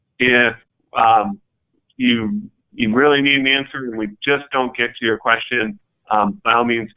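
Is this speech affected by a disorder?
No.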